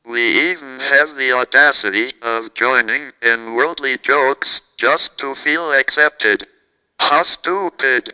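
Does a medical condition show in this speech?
Yes: cerebral palsy, through a speech-generating device; never knew what it was like to talk.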